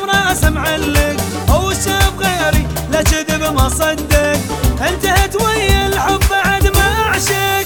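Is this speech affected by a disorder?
No.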